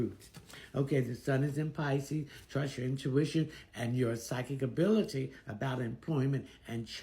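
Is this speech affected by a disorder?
No.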